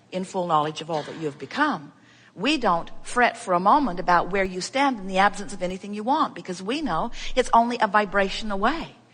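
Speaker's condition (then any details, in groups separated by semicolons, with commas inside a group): No condition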